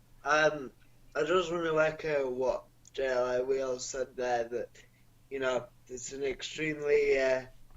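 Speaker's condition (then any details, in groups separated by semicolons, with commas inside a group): Cerebral palsy; non-progressive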